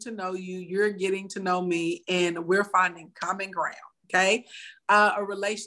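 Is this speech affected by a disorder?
No.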